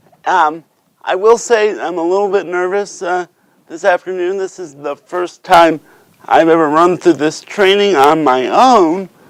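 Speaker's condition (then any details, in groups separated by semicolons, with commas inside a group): Cerebral palsy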